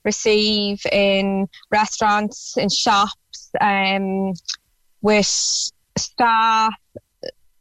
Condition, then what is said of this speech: Stuttering. I don't really stutter around my brother, around my sister.